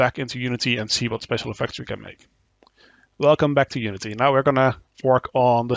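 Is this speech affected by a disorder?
No.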